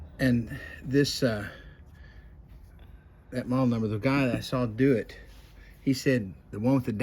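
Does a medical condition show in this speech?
No.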